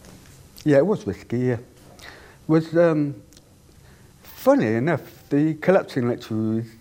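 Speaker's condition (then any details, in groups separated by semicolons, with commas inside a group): Deafness; cannot hear own voice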